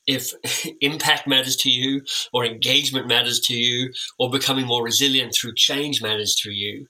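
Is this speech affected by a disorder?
Yes: cleft lip and palate; orthodontic treatment.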